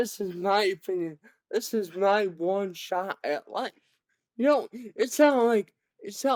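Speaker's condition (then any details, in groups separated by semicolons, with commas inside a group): Cerebral palsy; present from birth, severe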